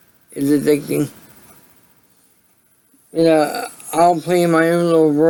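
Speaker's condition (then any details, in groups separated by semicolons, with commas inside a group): Cerebral palsy; voice sound affected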